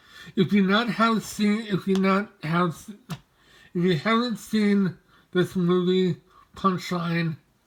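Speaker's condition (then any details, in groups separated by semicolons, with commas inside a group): Mobius syndrome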